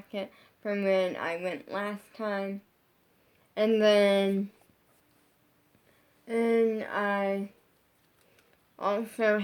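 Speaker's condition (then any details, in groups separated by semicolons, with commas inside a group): Brain injury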